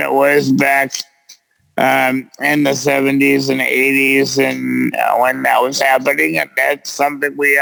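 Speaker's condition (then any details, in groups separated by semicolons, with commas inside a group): Cerebral palsy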